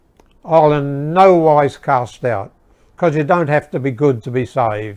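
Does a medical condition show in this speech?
No.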